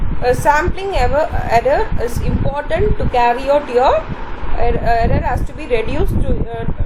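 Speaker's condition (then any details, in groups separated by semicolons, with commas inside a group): No condition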